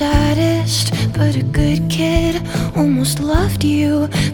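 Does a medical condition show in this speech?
No.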